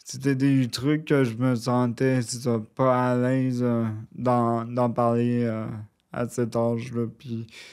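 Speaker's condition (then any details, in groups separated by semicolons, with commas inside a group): Cerebral palsy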